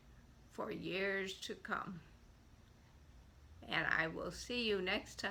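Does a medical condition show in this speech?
Yes: multiple sclerosis; onset around age ten.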